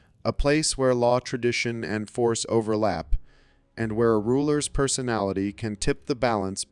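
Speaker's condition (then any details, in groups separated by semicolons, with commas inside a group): No condition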